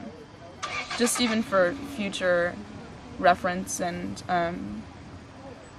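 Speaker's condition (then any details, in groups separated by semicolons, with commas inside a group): No condition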